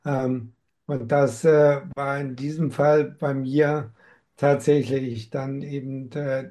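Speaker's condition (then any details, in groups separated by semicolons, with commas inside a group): Amyotrophic lateral sclerosis; has tried many approaches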